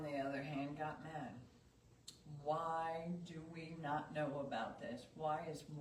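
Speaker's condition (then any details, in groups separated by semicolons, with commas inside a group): ALS; sporadic, earlier cervical surgery replacing three discs; slow progressor, walks, moves arms, hand weakness; cannot speak or breathe lying flat, still able to speak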